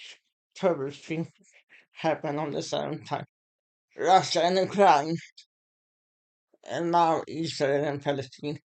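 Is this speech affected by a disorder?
Yes: muscular Parkinson.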